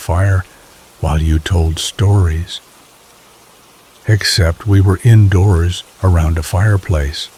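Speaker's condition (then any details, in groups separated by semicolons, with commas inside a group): No condition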